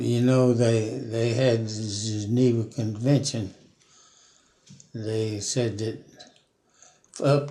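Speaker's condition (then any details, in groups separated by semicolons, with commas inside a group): Parkinson's disease; never broken a bone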